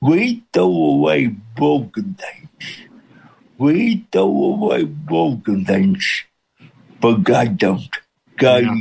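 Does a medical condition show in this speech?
Yes: cerebral palsy with speech impediment; listeners adjust within minutes.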